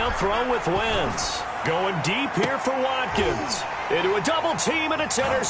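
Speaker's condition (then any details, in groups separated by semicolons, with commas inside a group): No condition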